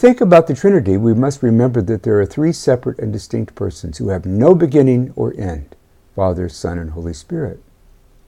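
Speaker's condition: No condition

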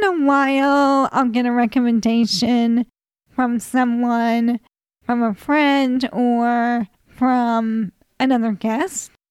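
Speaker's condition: ALS; feeding tube placed about 5 years ago

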